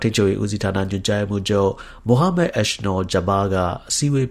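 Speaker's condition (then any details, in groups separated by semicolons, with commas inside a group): No condition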